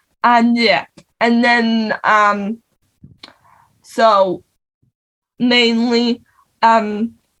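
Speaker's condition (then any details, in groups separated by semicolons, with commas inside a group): Cerebral palsy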